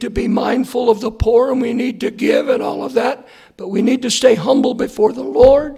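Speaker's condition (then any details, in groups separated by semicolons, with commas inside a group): Hoarseness after vocal cord surgery; second opinion sought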